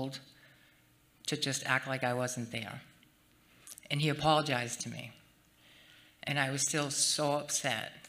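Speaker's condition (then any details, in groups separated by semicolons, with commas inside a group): No condition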